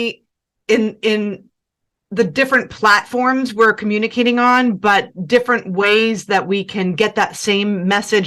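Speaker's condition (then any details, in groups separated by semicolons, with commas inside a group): No condition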